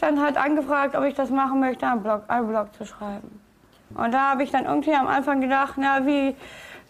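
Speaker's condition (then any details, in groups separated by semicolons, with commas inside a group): Down syndrome; food refusal in childhood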